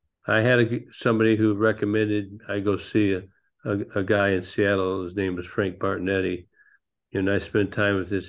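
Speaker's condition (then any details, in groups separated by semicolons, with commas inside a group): Parkinson's disease; pickleball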